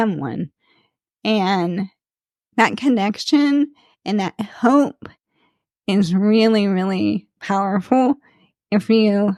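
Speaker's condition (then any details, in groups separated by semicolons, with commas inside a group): ALS; speech slightly slurred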